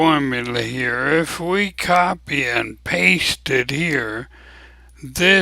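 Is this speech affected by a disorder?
Yes: ALS; abnormally slow voice.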